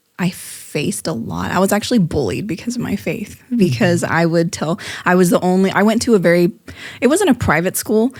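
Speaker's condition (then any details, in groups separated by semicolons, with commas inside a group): No condition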